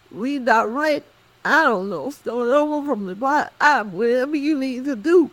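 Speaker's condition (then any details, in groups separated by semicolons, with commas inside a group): Cerebral palsy; speech affected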